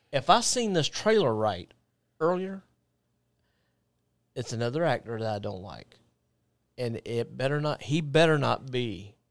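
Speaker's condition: No condition

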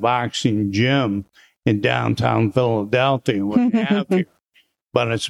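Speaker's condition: Parkinson's disease; essential tremor about 18 years before, confirmed by DaT scan at University of Rochester; onset about 2018, balance problems, falls, Parkinson's wellness recovery exercises, boxing at Safe at Home; swallowing issues at onset, improved with exercise

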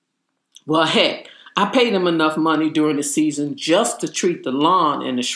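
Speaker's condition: No condition

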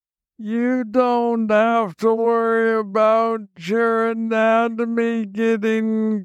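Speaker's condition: Parkinson's disease, young onset

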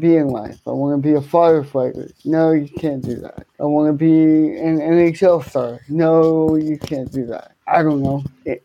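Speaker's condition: Cerebral palsy, hemiplegia

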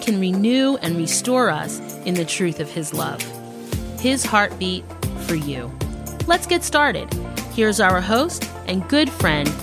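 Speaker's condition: No condition

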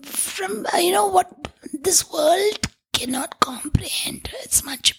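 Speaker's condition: Tracheostomy, vocal cords permanently constricted from smoke inhalation; former voice lost

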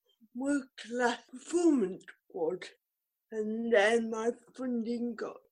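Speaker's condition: Cerebral palsy; physio

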